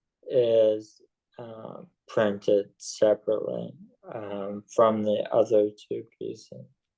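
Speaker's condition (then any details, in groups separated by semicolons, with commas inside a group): ALS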